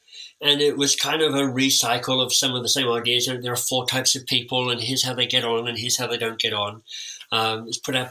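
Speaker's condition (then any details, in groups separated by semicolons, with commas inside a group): Cleft lip and palate; time with an orthodontist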